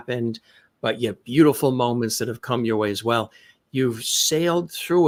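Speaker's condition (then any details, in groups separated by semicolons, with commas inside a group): No condition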